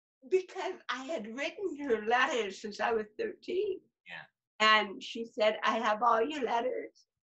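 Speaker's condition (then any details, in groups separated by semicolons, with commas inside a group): Cerebral palsy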